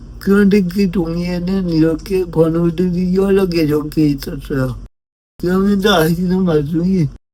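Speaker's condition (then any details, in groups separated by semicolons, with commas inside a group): Brain lesion disability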